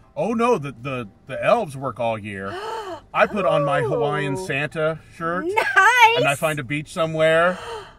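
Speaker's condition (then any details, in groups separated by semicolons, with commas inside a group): No condition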